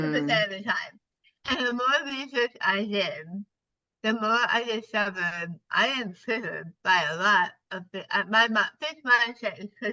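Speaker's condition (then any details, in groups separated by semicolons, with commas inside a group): Partial glossectomy for tongue cancer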